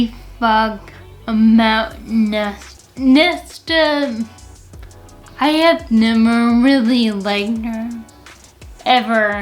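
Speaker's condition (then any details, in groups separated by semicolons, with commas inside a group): Friedreich's ataxia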